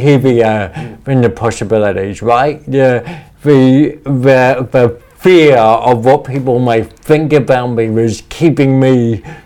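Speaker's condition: Cerebral palsy; speech impediment, talks funny

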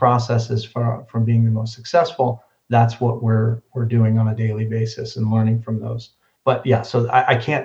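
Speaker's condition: No condition

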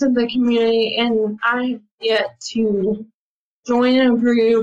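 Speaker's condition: ALS; attends ALS clinic

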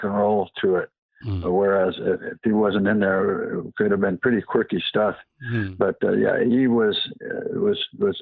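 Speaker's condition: Parkinson's disease

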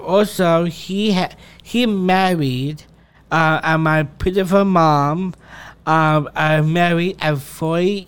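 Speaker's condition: Down syndrome

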